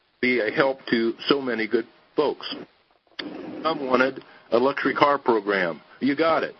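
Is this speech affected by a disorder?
No.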